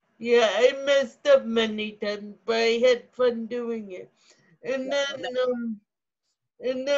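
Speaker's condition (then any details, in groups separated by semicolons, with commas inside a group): Cerebral palsy, spastic ataxic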